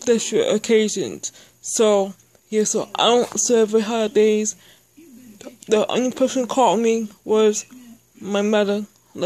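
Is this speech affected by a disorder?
Yes: speech impairment.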